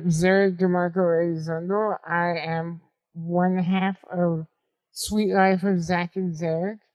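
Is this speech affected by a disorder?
Yes: spinal muscular atrophy type 2.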